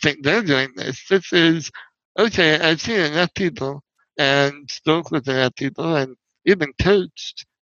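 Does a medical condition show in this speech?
Yes: spinal muscular atrophy; wheelchair user.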